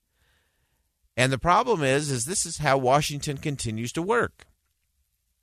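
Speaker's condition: No condition

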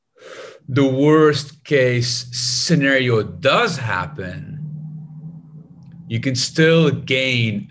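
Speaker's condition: Stutter; lifelong stutter, breathing technique from speech course also done by Gareth Gates, joined Toastmasters; debilitating stutter, avoided speaking about 25 years, stutter evident when speaking, pauses resemble internet lag; prolonged sounds, blocks

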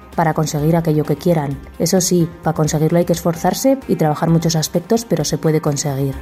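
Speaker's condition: No condition

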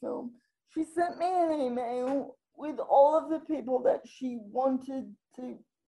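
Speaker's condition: Spastic quadriplegic cerebral palsy

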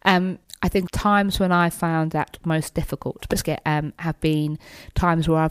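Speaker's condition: Tourette's syndrome; diagnosed at end of high school, motor and vocal tics, tics felt as itch or pressure, intensified, coprolalia later; tic words interrupt speech, hedgehog, cat, beans, tics call friend Matt left-wing idiot, makes noise

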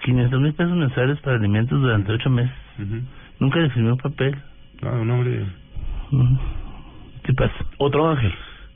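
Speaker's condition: Parkinson's disease; under care of leading Colombian Parkinson's neurologist

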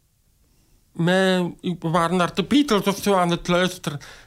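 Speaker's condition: Deafness, acquired, bacterial meningitis; born hearing, deaf since age 3.5 from bacterial meningitis, never cochlear implant

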